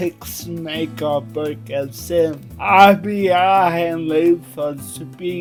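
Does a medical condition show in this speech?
Yes: cerebral palsy.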